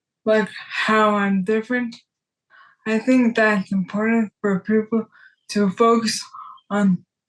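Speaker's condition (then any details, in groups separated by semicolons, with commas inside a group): Traumatic brain injury; caused by car wreck; years since injury, years of therapy, still improving; relearned talking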